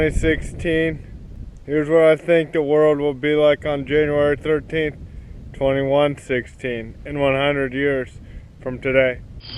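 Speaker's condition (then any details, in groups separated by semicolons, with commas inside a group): Cerebral palsy, spastic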